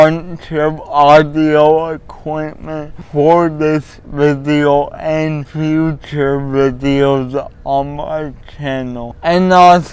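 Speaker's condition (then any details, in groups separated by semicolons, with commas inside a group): Cerebral palsy; voice often not understood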